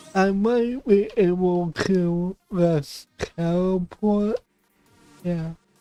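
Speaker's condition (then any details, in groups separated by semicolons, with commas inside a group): Cerebral palsy; affects voice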